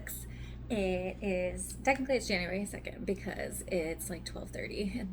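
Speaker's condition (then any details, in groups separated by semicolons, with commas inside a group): No condition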